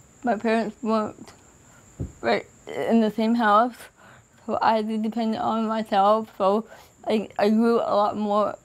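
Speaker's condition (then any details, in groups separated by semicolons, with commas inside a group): Cerebral palsy; from birth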